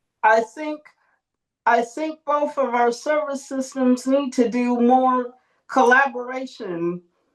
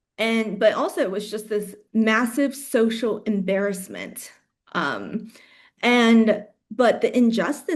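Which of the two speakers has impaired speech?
The first: cerebral palsy; since childhood.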